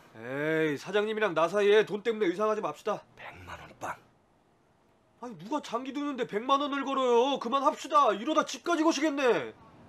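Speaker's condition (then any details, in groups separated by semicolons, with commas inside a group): No condition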